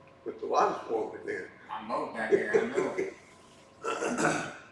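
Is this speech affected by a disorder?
No.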